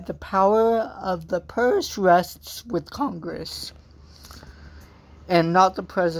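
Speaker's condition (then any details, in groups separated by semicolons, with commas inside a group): Cerebral palsy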